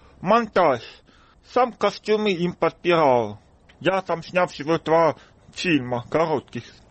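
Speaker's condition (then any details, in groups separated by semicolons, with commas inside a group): Deafness; congenital deafness, kindergarten with hearing children, then school for the deaf, no hearing aid in childhood; hears poorly; speaks little, lip-reads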